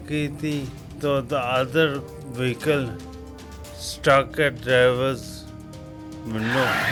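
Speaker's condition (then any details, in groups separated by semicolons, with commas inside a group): Coma after road accident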